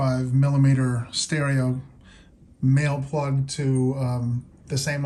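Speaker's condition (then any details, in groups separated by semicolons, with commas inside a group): No condition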